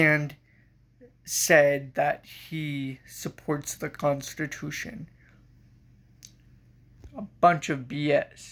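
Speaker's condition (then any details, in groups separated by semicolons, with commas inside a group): Cerebral palsy; from birth, walks with walker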